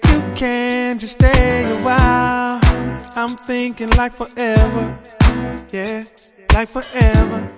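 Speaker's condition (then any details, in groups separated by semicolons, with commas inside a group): No condition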